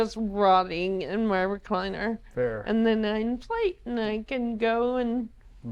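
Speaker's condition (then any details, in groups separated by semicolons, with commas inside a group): ALS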